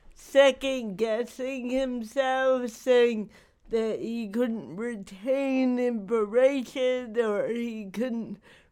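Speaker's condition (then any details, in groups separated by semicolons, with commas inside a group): Cerebral palsy; not degenerative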